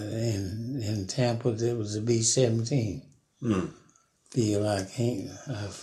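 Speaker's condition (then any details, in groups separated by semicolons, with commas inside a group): Parkinson's; about 5 years since onset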